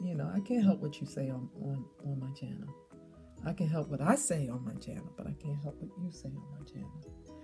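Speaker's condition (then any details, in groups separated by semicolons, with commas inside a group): No condition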